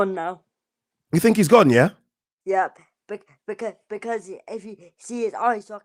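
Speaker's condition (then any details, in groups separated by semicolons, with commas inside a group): Cerebral palsy; frequent hospital stays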